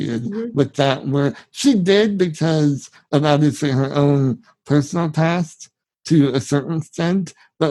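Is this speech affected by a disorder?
Yes: spinal muscular atrophy; genetic, from birth.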